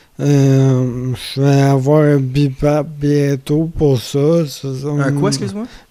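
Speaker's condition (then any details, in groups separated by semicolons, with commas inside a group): Amyotrophic lateral sclerosis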